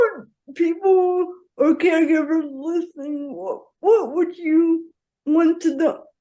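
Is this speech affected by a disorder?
Yes: quadriplegic cerebral palsy.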